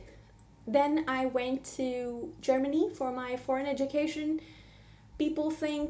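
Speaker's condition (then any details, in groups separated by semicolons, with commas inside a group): No condition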